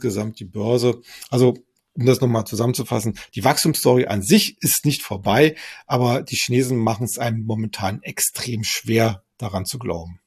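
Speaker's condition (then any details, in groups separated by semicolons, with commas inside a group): No condition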